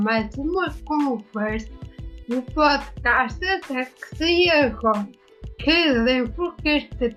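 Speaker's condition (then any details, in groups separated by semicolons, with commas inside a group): Ataxia after brain injury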